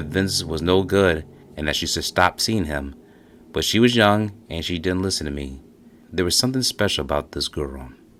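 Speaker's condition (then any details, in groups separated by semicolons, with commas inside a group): No condition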